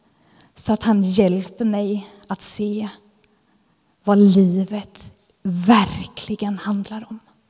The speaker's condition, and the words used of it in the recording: No condition.